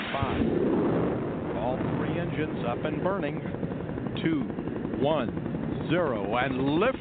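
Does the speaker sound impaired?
No.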